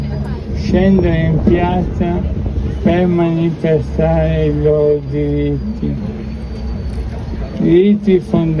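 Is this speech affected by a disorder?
Yes: ALS; bulbar form.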